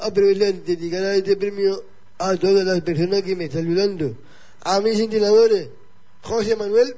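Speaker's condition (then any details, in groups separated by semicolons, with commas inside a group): Down syndrome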